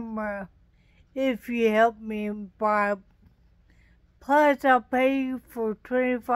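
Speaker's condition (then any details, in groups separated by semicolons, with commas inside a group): Traumatic brain injury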